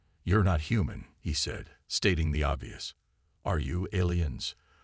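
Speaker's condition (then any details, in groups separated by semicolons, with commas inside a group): No condition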